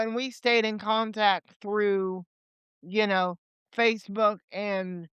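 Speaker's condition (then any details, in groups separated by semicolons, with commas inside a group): Cerebral palsy; limited mobility, legs; age 28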